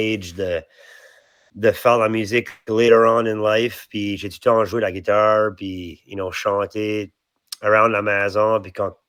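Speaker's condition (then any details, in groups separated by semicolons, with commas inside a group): No condition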